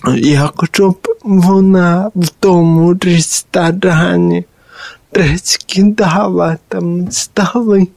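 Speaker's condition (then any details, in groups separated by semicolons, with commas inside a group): Cerebral palsy; speech defect noticeable to others, not heard by self, startled by own voice on microphone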